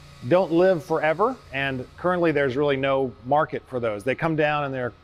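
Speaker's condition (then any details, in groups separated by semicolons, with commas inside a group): No condition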